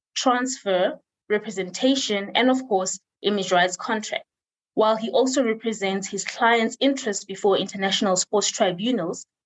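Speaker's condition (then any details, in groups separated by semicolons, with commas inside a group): No condition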